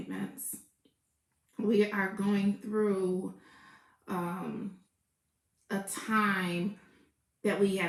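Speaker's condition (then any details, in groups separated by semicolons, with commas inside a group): No condition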